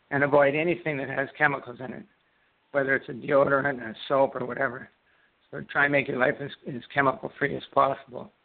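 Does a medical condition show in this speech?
Yes: Parkinson's disease; most symptoms persist, shuffling walk, freezing about 2 years, no medication, healing mantra, daily walks.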